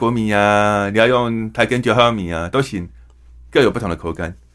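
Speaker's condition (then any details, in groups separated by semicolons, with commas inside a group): Hearing impairment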